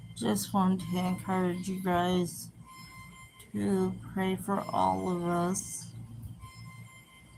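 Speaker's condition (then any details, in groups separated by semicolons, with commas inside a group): Cerebral palsy; head often turned sideways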